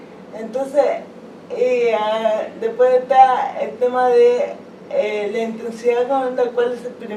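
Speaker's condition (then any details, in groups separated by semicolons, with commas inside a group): Cerebral palsy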